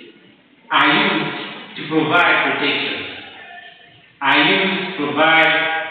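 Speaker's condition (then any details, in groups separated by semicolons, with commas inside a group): No condition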